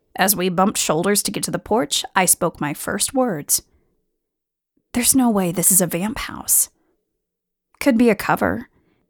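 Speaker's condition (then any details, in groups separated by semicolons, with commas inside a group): No condition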